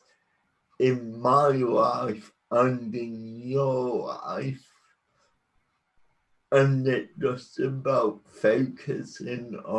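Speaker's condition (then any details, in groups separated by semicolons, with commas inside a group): Cerebral palsy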